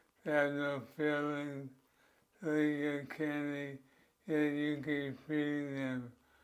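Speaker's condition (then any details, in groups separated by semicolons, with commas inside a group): Parkinson's disease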